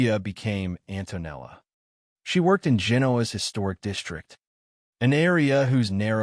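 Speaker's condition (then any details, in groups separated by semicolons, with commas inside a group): No condition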